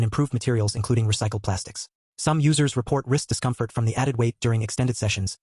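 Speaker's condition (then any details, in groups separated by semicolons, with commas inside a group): No condition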